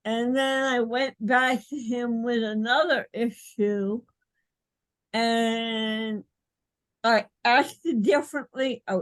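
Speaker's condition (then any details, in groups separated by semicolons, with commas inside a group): Cerebral palsy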